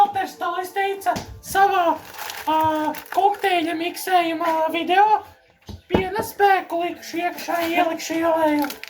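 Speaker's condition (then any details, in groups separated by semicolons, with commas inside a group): No condition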